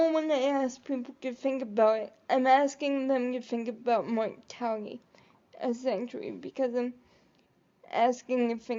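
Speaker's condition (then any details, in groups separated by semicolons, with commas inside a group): Cerebral palsy; able to articulate and speak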